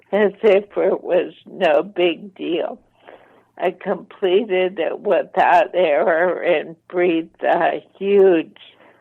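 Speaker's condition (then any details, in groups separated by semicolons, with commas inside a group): ALS, mild; voice slightly impaired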